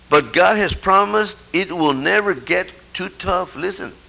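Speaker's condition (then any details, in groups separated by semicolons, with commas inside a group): No condition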